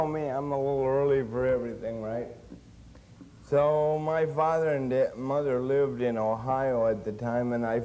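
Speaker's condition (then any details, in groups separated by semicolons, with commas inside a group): Cerebral palsy; since birth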